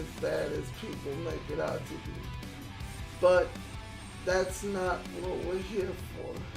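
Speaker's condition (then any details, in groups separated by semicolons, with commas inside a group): Cerebral palsy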